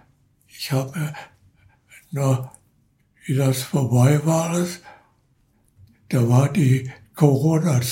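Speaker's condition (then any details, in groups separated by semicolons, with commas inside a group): Parkinson's disease; in care home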